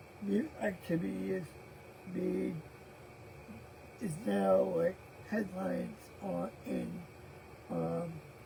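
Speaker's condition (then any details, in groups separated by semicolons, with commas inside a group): Cerebral palsy; present since birth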